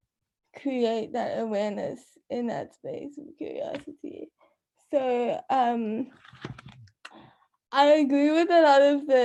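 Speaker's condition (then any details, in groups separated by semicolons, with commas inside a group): Cerebral palsy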